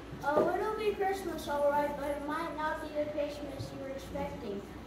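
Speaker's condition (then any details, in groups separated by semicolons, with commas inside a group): No condition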